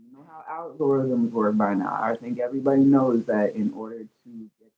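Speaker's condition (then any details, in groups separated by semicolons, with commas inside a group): No condition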